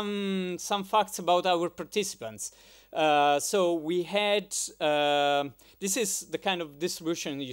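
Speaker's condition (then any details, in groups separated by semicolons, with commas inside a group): No condition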